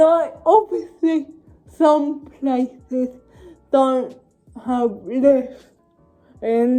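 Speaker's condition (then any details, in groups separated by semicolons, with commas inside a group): Cerebral palsy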